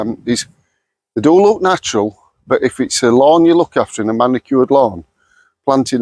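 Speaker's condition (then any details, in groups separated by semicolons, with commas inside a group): No condition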